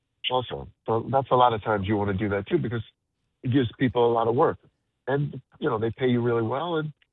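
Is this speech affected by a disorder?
No.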